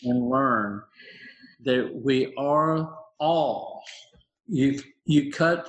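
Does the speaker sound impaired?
Yes: aphasia, apraxia, dysarthria after stroke; motor apraxia, dysarthria from stroke, lost reading and writing, doctors said would never talk; initially mute, plans each sentence, interruption loses it, mistaken for drunk, carries aphasia card.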